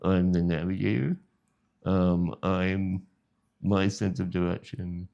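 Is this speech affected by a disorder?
Yes: spinal muscular atrophy.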